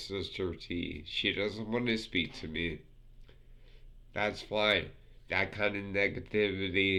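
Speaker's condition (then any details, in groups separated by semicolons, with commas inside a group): Multiple sclerosis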